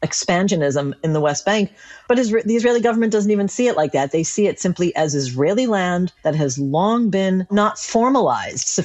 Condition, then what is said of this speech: No condition.